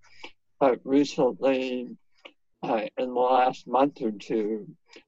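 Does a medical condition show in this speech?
Yes: head and neck cancer surgery; five head and neck cancers, radiation, years of toxic chemotherapy, resulting severe dysphagia, no normal meals since.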